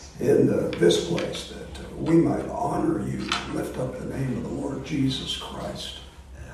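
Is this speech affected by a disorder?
Yes: voice disorder; not contagious.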